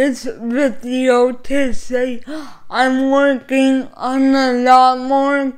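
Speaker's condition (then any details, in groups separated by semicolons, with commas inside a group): Cerebral palsy; caused by lack of oxygen at birth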